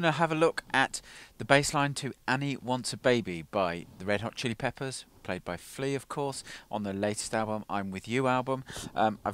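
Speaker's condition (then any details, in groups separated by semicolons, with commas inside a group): No condition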